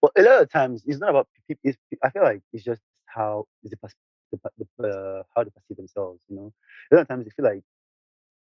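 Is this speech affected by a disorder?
Yes: stuttering; mild stutter; spoke too fast; here repeated sounds, repeated words.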